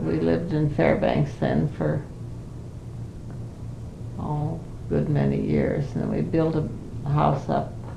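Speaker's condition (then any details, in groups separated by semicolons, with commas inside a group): Parkinson's; Parkinson's for 5 years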